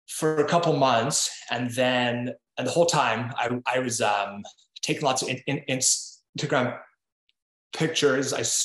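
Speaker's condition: Stutter; stutter since childhood, speech therapy as child, attended stuttering meetings in California twice in a year; stutter persisting in adulthood, audible in conversation; frequent fillers um and uh, word and phrase repetitions, coping mechanisms to hide stutter; repeated sounds, prolonged sounds, blocks

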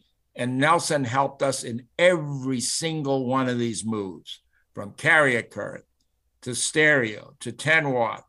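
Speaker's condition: No condition

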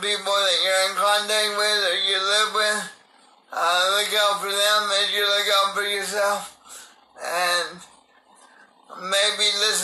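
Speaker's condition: Cerebral palsy; wheelchair user

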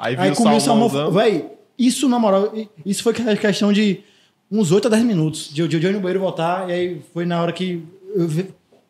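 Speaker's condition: Stuttering; situational stuttering since school days, could not present orally at school, teachers accepted typed work; stutters intermittently during recording, repetitions when sending greeting to Gigi; stutters at some times not others, some words fluent, worse with nervousness and pressure, far less in person than in stories, typing avoids stuttering, word and syllable repetitions; repeated sounds, repeated words

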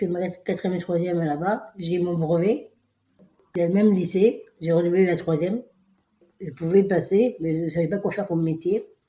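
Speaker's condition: Down syndrome; congenital

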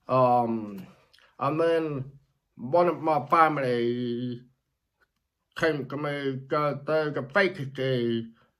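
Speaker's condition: Deafness, born deaf; childhood speech therapy at John Tracy speech therapy school in US

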